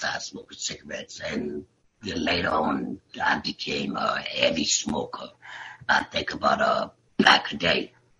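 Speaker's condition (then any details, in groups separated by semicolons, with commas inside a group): Laryngectomy; total laryngectomy for tumor by voice box, after failed six weeks chemo and radiation; voice prosthesis with hands-free device held by patch, still learning device, ongoing speech therapy; voice deeper and raspy before diagnosis, only one or two words after surgery, improving with therapy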